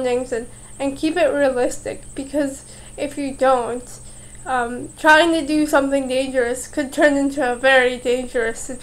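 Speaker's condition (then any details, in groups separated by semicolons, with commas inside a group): Cerebral palsy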